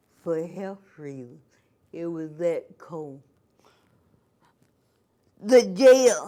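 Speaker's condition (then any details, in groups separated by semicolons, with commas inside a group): Cerebral palsy; cerebral palsy, from birth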